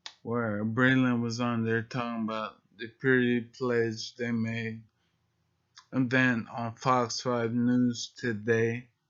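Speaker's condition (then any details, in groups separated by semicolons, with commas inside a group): Multiple sclerosis; deep brain stimulation electrodes for arm tremors; rambling speech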